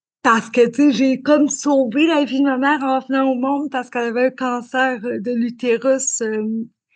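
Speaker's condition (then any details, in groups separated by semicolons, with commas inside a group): Cerebral palsy; spastic diplegic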